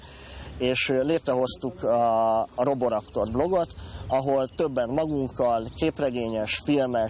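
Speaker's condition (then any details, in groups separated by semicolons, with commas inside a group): Cleft lip and palate; congenital cleft lip with cleft palate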